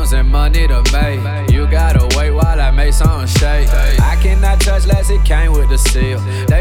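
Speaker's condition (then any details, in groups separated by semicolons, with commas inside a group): No condition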